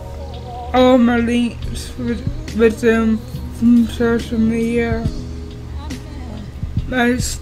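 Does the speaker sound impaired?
Yes: cerebral palsy; wheelchair user, placed in special needs classes, told would not be able to read.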